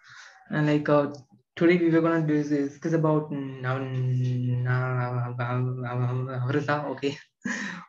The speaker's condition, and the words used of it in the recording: Stuttering. Oh my god, even the starting itself I've got a lot of stammering.